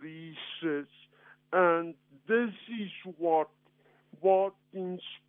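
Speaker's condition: Cerebral palsy; affects speed of communication

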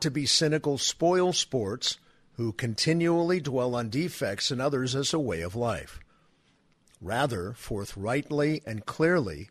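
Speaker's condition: No condition

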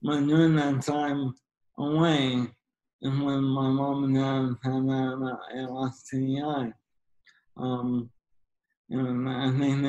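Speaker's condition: ALS; diagnosed at 21, San Francisco ALS clinic, arm nerve issues, weak hands, trouble running, slow progressor

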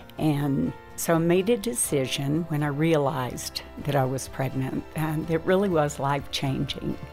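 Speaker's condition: No condition

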